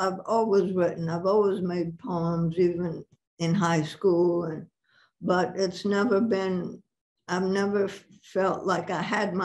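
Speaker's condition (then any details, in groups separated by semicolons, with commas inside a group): Parkinson's; about six years since onset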